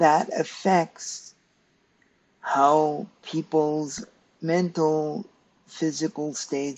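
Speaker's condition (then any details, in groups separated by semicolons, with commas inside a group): Cerebral palsy; stiff muscles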